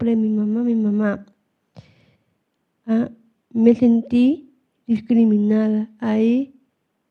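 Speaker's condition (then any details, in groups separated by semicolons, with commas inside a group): Down syndrome; support person Patricia Andrade of Peruvian Down syndrome society present on panel; speaks Spanish, English interpretation given after her lines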